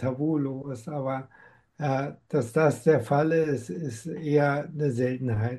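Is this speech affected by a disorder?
Yes: amyotrophic lateral sclerosis; diagnosed at 47, slower course than other affected patients; has tried many approaches.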